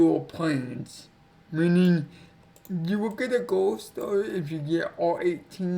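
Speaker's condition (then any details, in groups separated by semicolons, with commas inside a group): Cerebral palsy; affects legs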